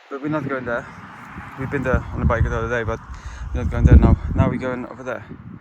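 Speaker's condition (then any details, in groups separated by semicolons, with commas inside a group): No condition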